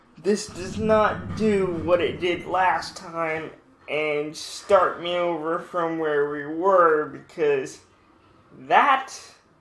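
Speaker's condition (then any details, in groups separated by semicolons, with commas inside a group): Cerebral palsy, mild; speech sometimes affected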